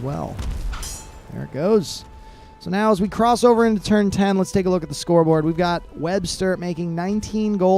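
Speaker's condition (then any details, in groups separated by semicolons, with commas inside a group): No condition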